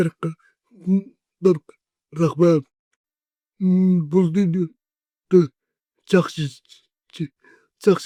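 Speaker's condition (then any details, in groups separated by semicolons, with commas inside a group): Cerebral palsy; 40 years with condition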